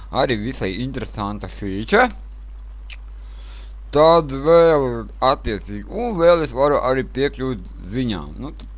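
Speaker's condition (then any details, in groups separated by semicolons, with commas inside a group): Cerebral palsy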